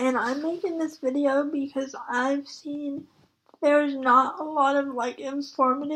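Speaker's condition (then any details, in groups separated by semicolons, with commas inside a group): Spastic quadriplegic cerebral palsy; spastic quadriplegic, all four limbs, uses wheelchair, moderate; speaks well, childhood speech therapy for tongue control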